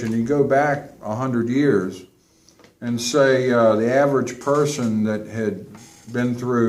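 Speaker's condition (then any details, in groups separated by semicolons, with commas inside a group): No condition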